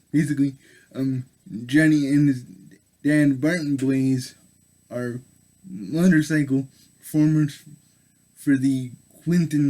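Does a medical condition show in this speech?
Yes: cerebral palsy; able to speak.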